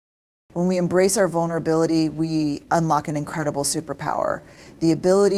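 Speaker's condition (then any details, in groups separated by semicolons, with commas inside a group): No condition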